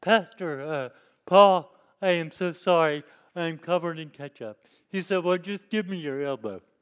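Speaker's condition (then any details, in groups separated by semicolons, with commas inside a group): Cerebral palsy; lifelong disability since youth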